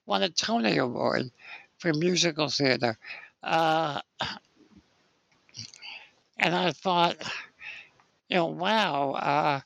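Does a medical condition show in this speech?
Yes: spinal muscular atrophy; 60 years old.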